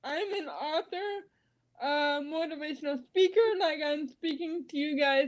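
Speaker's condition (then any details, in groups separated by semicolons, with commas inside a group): Cerebral palsy; spasticity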